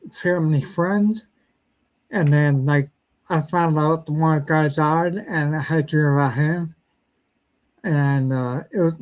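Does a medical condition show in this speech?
Yes: cerebral ataxia.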